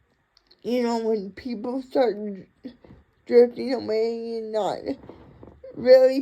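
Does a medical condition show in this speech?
Yes: cerebral palsy.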